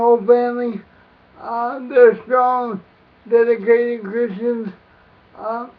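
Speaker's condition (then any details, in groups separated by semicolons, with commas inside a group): Cerebral palsy; caused by birth injury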